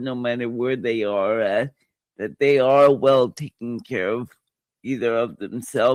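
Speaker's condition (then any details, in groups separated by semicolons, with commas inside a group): Cerebral palsy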